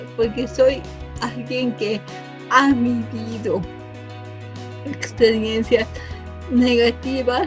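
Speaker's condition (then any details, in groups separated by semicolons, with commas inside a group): Cerebral palsy from birth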